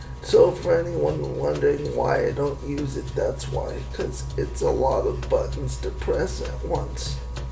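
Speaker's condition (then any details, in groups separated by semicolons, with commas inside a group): Cerebral palsy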